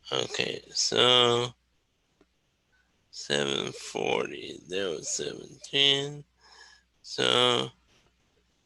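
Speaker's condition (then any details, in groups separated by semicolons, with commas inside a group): Cerebral palsy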